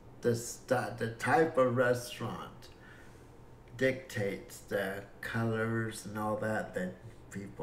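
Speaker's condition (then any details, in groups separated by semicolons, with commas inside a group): Cerebral palsy; breathing fine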